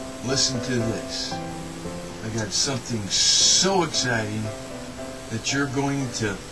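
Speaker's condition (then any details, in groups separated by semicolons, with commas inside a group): No condition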